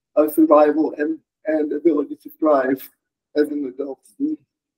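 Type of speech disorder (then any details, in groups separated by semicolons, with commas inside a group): Dysarthria; cerebral palsy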